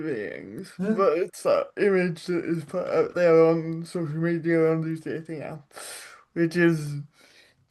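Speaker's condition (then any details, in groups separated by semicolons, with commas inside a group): Cerebral palsy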